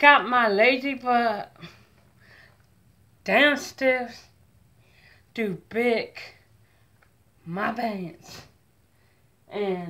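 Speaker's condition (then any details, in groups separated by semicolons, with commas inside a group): Mild cerebral palsy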